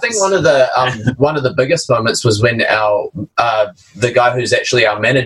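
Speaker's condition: No condition

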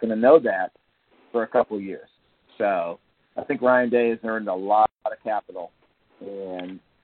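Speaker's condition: No condition

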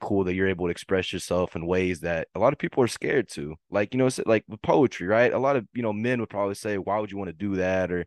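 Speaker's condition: No condition

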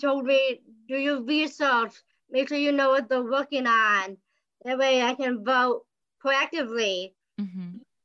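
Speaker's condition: Down syndrome

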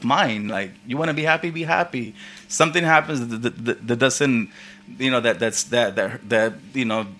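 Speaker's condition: Stuttering; stutters at times, apologises and laughs at self to reset, stutter then goes away; repeated sounds, repeated words

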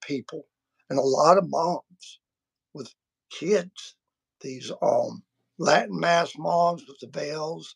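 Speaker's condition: Vocal cord surgery; including laser treatment

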